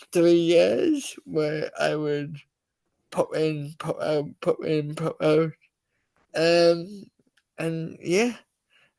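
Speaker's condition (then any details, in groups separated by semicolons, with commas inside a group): Cerebral palsy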